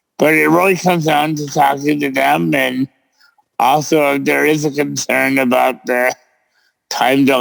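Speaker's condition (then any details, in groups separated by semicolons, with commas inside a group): Cerebral palsy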